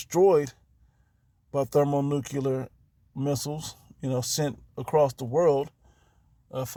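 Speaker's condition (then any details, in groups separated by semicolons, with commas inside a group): No condition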